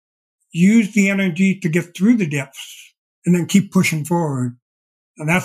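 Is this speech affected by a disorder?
Yes: deafblindness; progressive.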